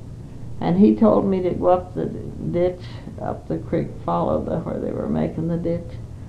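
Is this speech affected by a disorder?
Yes: Parkinson's disease; Parkinson's for 5 years, not very able to do much; 5 years since onset, cannot live alone.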